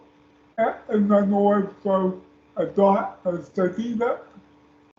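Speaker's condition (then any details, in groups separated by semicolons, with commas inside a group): Speech impairment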